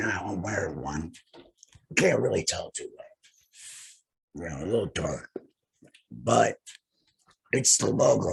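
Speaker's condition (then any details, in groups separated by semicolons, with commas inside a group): Laryngectomy; post-surgery, new dentures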